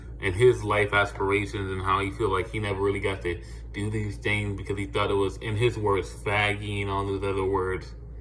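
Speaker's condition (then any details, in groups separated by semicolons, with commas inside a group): No condition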